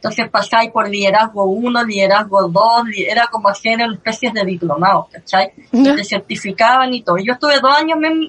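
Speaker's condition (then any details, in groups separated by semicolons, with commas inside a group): Cleft lip and palate; since early childhood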